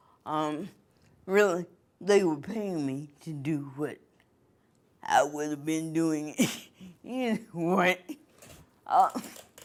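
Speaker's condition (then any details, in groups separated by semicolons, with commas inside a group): Cerebral palsy; from birth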